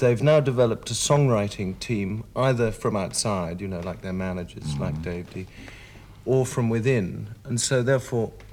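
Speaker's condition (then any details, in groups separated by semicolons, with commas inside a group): No condition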